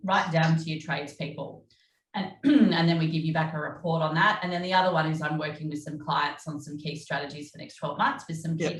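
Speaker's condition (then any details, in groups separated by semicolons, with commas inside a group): No condition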